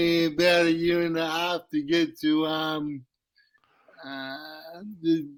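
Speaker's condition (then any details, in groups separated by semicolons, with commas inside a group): Cerebral palsy; uses wheelchair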